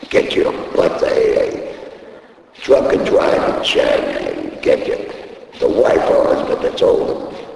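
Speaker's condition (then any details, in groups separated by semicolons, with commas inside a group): Laryngectomy; device placed in throat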